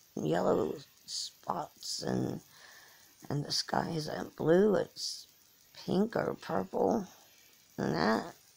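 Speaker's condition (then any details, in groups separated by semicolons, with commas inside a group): Cerebral palsy; from birth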